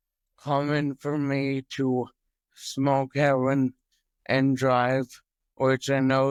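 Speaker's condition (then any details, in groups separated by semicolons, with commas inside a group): Toxic leukoencephalopathy, locked-in syndrome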